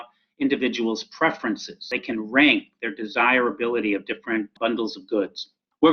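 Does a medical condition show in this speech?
No.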